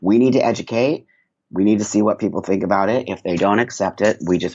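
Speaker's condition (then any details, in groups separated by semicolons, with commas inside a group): No condition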